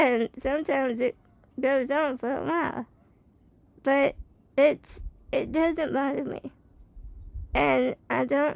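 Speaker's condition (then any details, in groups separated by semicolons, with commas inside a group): Spinal muscular atrophy type 2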